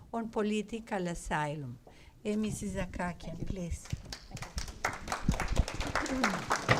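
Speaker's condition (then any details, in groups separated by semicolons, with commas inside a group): No condition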